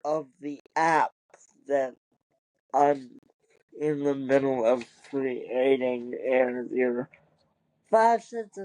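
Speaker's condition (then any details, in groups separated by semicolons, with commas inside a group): Cerebral palsy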